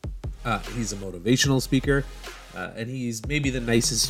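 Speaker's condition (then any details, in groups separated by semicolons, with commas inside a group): No condition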